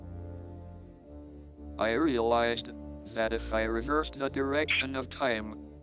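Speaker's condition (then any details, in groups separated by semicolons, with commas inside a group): ALS, speech-generating device; motor neuron disease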